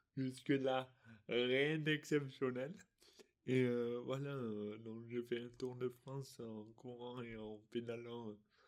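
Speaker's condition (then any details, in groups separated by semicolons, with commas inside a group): Dystonia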